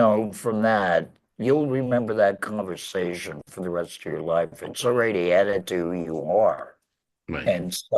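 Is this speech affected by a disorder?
Yes: laryngectomy; 11 years since surgery.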